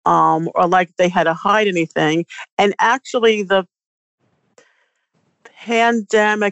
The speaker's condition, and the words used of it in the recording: Stuttering. I mean, I've had times in my life where I've been very relaxed and my stuttering has been at a high.